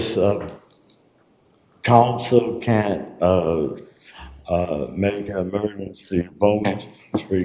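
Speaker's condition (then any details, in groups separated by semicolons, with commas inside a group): Traumatic brain injury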